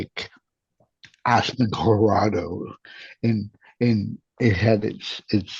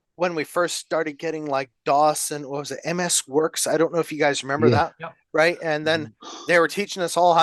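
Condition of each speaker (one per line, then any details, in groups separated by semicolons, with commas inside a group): Cerebral palsy
No condition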